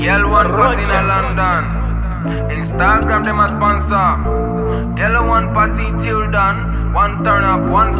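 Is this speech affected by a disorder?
No.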